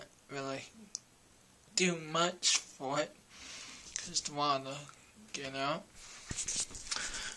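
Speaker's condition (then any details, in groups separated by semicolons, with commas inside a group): Cerebral palsy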